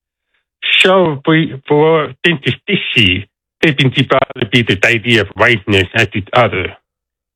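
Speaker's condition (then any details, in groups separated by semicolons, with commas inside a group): Deafness; deaf accent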